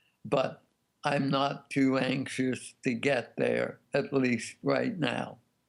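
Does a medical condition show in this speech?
Yes: ALS; degenerative; diagnosed 11 years ago; losing voice.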